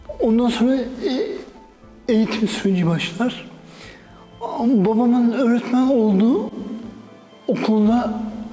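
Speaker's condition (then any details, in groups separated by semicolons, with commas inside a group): Dystonic cerebral palsy; no speech until age 6, spasticity hinders reading aloud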